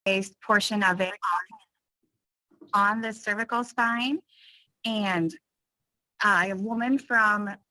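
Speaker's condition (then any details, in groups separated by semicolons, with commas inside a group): No condition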